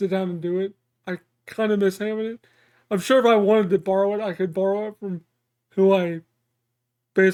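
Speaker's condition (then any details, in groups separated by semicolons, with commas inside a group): Cerebral palsy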